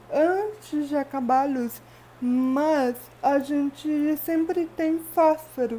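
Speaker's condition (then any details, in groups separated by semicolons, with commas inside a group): Cerebral palsy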